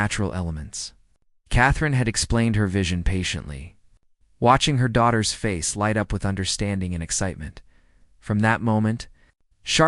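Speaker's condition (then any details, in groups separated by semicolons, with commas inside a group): No condition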